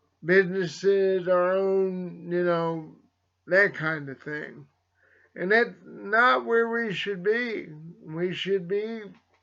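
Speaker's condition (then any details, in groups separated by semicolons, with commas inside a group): Cerebral palsy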